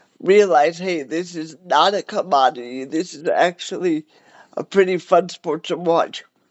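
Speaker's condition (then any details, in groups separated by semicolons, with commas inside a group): Cerebral palsy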